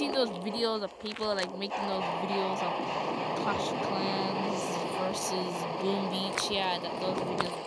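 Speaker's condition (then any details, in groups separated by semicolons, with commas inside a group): No condition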